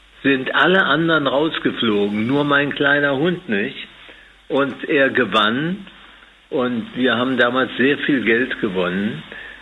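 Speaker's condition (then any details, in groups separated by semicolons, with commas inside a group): Parkinson's disease; aged 80, tremor on holding a glass, Professor Volkmann of Würzburg University involved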